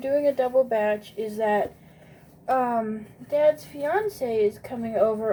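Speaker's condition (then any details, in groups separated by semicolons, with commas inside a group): No condition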